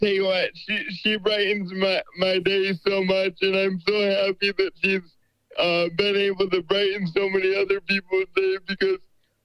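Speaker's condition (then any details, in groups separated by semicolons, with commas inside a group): Cerebral palsy; diagnosed in early infancy after neonatal care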